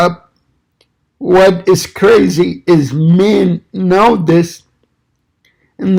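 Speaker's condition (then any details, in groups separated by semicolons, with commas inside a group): Cerebral palsy; fine motor impairment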